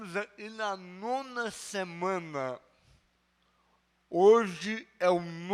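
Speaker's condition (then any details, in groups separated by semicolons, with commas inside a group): Cerebral palsy; no speech as child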